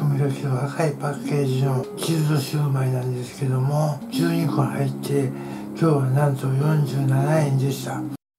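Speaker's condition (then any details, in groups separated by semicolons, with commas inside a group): Tongue cancer, partial glossectomy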